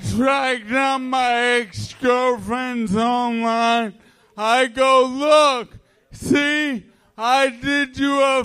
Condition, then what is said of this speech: ALS (motor neuron disease). Tony, how is he easier to understand than Aphrodite?